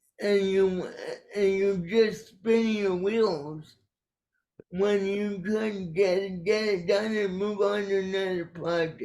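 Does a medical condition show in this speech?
Yes: cerebral palsy; caused by brainstem aneurysm.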